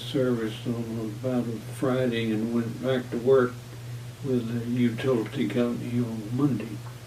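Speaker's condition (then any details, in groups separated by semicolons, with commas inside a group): Parkinson's disease; about two years since onset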